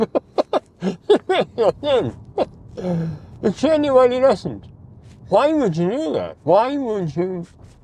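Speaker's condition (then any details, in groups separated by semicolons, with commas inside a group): Mouth cancer surgery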